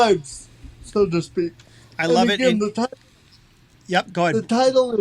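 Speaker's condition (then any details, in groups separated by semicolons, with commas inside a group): Cerebral palsy; from birth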